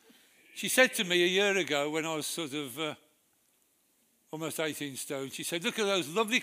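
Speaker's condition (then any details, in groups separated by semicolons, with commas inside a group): Parkinson's disease; masked face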